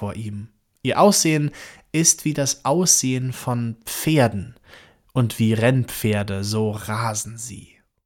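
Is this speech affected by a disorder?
No.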